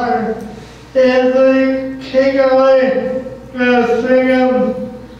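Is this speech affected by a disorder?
Yes: cerebral palsy; needs help dressing, eating, toileting; can be difficult to understand.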